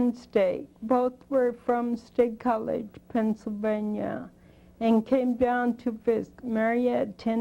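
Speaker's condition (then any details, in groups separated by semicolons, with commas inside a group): Spinocerebellar degeneration; genetic form; speech once almost incoherent, improved with intensive therapy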